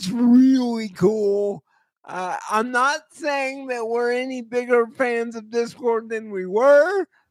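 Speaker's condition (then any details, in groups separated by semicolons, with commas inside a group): Cerebral palsy; voice always shot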